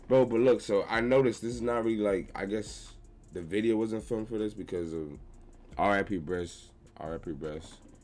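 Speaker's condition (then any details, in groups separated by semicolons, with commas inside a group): No condition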